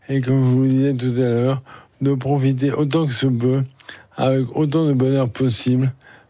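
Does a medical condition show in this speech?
Yes: ALS (Charcot disease); lost use of legs, arms and hands, given life expectancy of 1 to 3 years; advanced, strength and capacities declining daily; expects to lose voice within days or weeks.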